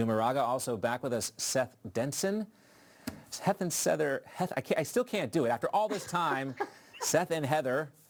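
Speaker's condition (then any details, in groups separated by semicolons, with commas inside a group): No condition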